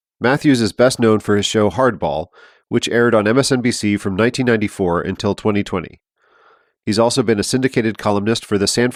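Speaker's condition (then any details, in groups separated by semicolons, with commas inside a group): No condition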